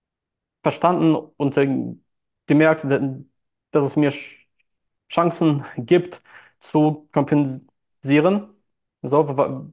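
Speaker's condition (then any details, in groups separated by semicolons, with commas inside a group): Stuttering; since childhood, hard in childhood, youth, school and nearly all speaking situations; compensates by outsourcing phone calls, social media and texting, speaks on stage; speech hangs at times, part-word repetitions; repeated sounds, prolonged sounds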